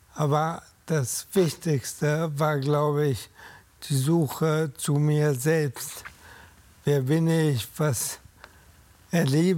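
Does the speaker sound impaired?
Yes: ALS; diagnosed at 47 after two months, first suspected carpal tunnel, disc or stroke; almost 10 years since diagnosis, companion Cassandra Menten, alternative therapies tried, cannot go out alone.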